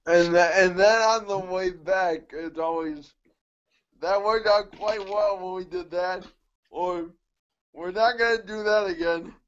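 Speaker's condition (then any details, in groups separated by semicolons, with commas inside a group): Cerebral palsy; mixed quadriplegia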